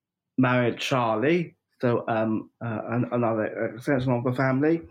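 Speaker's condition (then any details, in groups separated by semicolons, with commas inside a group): Down syndrome; 45 years old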